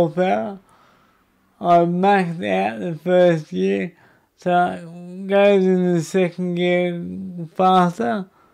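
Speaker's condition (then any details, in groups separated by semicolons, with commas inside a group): Cerebral palsy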